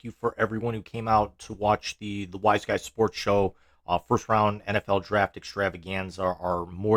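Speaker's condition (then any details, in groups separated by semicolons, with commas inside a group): No condition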